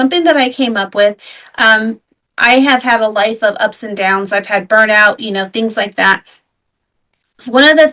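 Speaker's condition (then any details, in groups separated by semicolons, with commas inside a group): No condition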